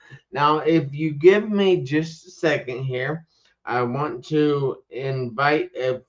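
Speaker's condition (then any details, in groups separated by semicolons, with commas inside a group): Traumatic brain injury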